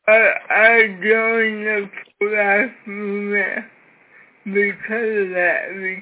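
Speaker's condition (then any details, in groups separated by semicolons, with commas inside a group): Cerebral palsy; severe cerebral palsy from birth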